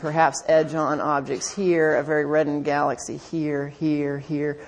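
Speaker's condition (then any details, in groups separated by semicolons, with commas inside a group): No condition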